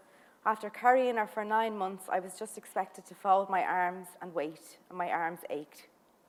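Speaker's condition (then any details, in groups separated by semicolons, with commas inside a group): No condition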